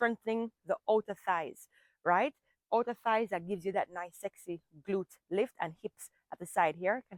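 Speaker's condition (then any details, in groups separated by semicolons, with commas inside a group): No condition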